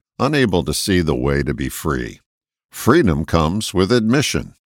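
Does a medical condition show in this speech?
No.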